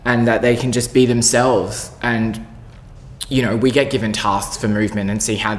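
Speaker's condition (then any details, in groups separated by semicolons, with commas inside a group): No condition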